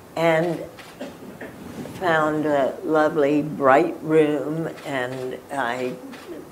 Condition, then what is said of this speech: Spasmodic dysphonia. I have injections into my very throat right there at the Adam's apple every 4 months.